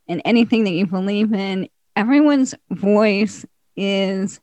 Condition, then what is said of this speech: ALS (motor neuron disease). And I'm like, why am I starting a podcast using my voice when I know it's going to continue to get worse, not better.